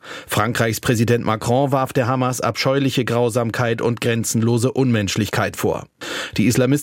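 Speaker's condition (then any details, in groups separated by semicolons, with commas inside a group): No condition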